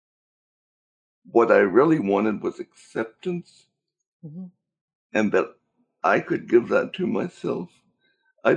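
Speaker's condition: Cerebral palsy; unable to walk

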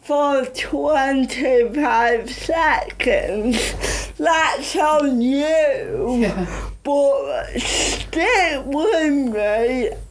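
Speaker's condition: Cerebral palsy; affects speech and mobility

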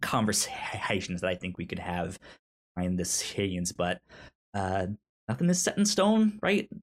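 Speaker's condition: Stutter; stutter since childhood, cause unknown, explained as brain moving faster than mouth, speech therapy in elementary school; stutters when talking; prolonged sounds

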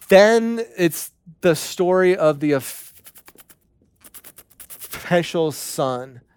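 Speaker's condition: Stutter; stutter present from birth, unchanged despite repeated healing prayers ages 5 to 13; speech impediment still present, preaches to thousands; stutters when speaking; repeated sounds, blocks

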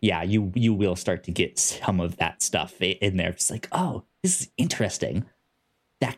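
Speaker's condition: Stutter; self-attributed to brain moving faster than mouth; good days and bad days, some days cannot speak, talks fast when excited, mistaken for cartoony bit; repeated sounds

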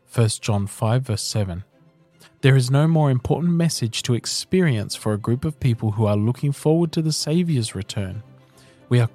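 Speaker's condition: No condition

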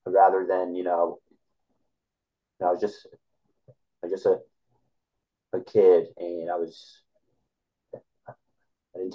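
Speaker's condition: Stuttering; stutter since childhood, known to classmates at earlier school before 7th grade; adult, past college freshman year, working, constantly trying to improve stutter; uses small talk to avoid stuttering, talked little as child, discloses stutter, training others builds confidence; blocks

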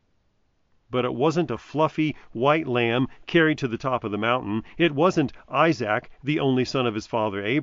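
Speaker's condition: No condition

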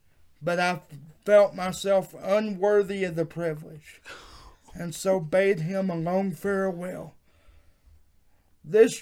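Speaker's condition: Cerebral palsy; wheelchair user

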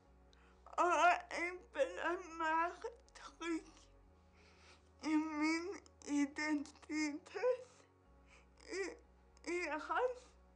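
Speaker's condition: Cerebral palsy; onset at birth, umbilical cord around neck, oxygen deprivation, brain damage

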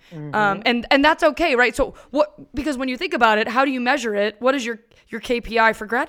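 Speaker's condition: No condition

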